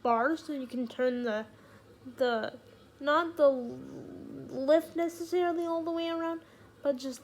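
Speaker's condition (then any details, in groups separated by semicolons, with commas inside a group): Cerebral palsy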